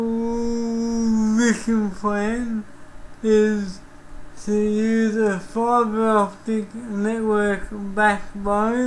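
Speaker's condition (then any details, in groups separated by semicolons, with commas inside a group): Cerebral palsy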